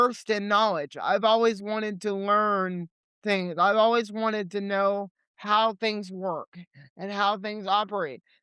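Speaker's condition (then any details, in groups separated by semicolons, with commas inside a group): Cerebral palsy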